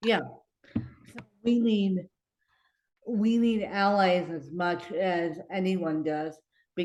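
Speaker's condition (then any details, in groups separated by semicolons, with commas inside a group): Cerebral palsy, mixed, moderate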